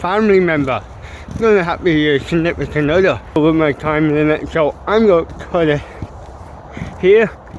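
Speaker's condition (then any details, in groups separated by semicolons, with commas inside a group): Cerebral palsy, ataxic, mild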